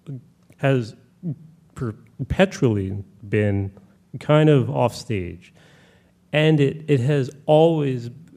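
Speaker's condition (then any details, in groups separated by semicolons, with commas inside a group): Stuttering; present since at least ninth grade; repeated sounds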